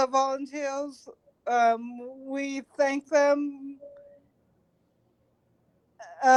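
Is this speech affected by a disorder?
Yes: cerebral palsy; since birth.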